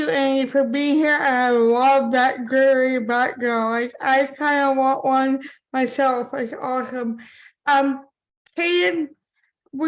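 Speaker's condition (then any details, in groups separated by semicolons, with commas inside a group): Cerebral palsy; from birth; impaired speech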